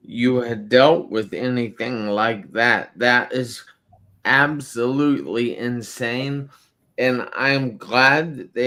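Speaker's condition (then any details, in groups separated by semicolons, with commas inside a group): Traumatic brain injury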